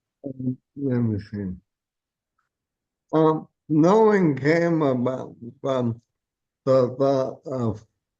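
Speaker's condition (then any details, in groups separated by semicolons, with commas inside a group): ALS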